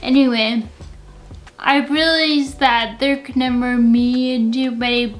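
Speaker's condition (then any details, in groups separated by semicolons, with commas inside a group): Friedreich's ataxia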